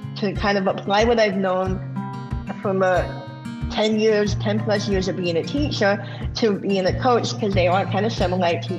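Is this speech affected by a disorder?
Yes: bilateral cleft lip and palate; congenital, upper lip gap into palate and nose, 20+ surgeries from 2 months to age 27; open palate at birth, no proper suction, food and drink through nose, untreated cleft means no speech.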